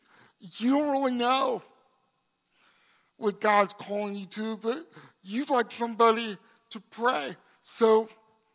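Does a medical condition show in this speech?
Yes: cerebral palsy; congenital, brain damage affecting balance and coordination.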